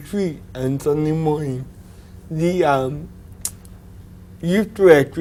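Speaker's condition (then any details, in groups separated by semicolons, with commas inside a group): Cerebral palsy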